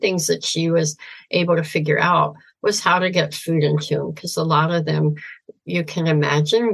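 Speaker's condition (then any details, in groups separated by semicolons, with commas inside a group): Severe cleft palate, cleft lip and palate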